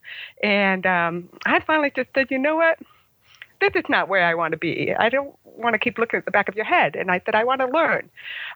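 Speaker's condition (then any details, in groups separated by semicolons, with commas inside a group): Congenital hearing loss; about 75% hearing loss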